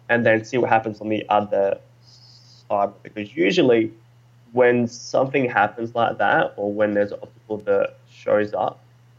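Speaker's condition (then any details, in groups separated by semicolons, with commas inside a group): Stutter; stutter since school years, dropped out of high school over speech, planned never to speak again; deliberate speaking practice, reading, speaking techniques, articulation work, interviews, speaking gigs, keynotes; stutter overcome to a certain degree, fluency affected by sleep, calmness or anxiety; repeated sounds, blocks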